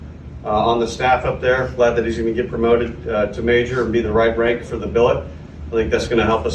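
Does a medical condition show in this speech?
No.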